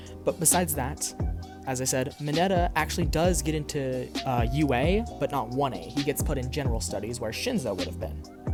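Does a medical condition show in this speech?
No.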